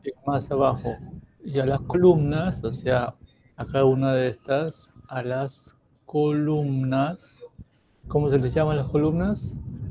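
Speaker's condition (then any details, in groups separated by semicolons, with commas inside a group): No condition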